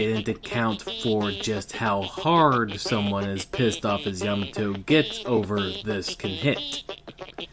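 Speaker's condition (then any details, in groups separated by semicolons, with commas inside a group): No condition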